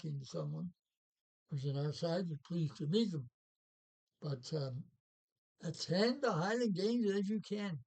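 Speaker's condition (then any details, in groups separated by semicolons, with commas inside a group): Parkinson's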